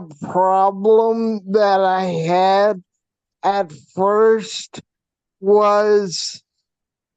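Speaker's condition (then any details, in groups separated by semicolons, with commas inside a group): Facial paralysis from hydrocephalus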